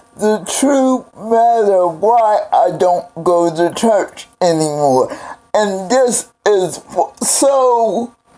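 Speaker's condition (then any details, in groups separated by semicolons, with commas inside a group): Cerebral palsy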